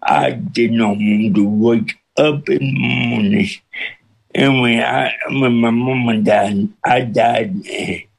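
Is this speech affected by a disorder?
Yes: cerebral palsy with speech impediment; cerebral palsy since birth.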